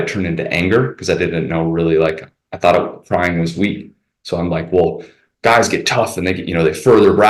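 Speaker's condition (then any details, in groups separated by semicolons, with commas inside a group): No condition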